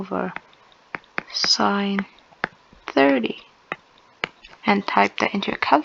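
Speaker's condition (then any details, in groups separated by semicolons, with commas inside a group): No condition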